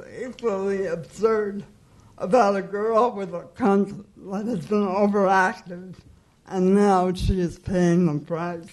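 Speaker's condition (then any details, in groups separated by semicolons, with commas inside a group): Cerebral palsy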